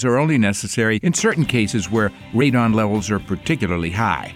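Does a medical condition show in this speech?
No.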